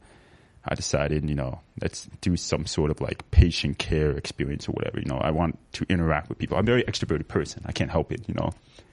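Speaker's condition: Severe to profound hearing loss, sensorineural hearing loss; cochlear implant right ear, implant plus hearing aid left, hearing aids from 2.5 for ten years

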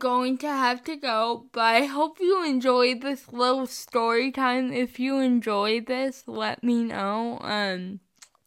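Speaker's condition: Spastic cerebral palsy; mixed type, mostly spastic, involuntary jerking, needs sedation for MRI

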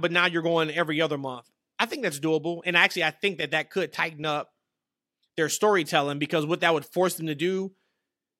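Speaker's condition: No condition

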